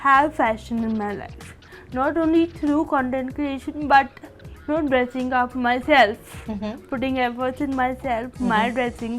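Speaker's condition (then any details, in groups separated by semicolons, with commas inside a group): Cerebral palsy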